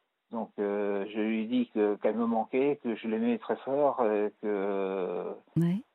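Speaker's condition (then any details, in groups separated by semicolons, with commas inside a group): Parkinson's disease; arm and leg tremors, worse with stress, Sinemet four times daily, physiotherapy twice weekly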